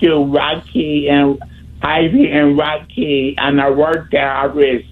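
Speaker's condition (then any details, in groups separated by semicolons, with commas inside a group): Speech impediment; tries to talk really clearly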